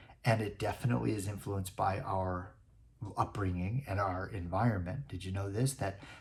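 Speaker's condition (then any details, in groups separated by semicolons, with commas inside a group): No condition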